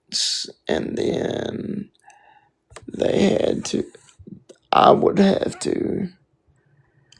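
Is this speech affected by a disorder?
Yes: spastic quadriplegic cerebral palsy.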